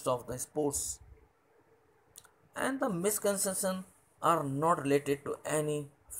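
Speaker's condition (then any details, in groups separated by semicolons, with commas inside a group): No condition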